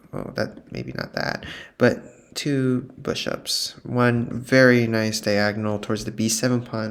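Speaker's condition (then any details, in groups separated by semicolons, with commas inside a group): No condition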